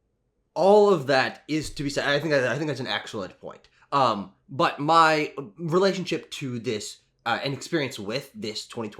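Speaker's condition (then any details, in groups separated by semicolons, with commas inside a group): No condition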